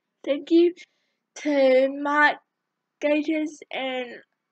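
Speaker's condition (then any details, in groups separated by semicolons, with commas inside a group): Cerebral palsy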